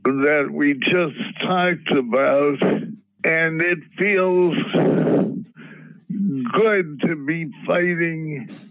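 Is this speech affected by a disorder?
Yes: Parkinson's disease; diagnosis led to medicinal cannabis use; medical cannabis for Parkinson's symptoms.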